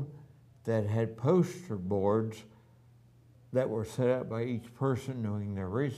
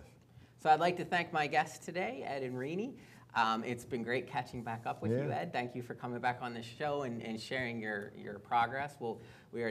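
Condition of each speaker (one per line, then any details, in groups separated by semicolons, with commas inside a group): Ataxia; spinocerebellar ataxia type 3, inherited, affects hands, voice, walking; no longer walking, physical, occupational, voice therapy; voice somewhat affected since last year, voice therapy
No condition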